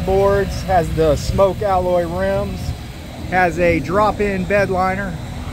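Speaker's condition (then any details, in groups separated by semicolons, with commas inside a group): No condition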